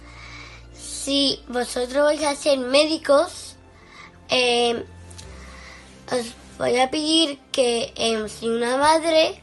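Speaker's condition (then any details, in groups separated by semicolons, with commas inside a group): Down syndrome; present from birth; school-age child; hesitant, frequent fillers, some word substitutions and repetitions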